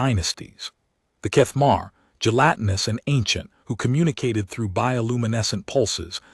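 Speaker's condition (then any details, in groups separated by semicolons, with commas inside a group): No condition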